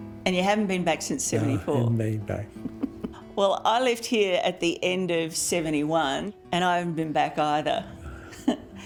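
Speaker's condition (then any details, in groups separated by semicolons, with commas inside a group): No condition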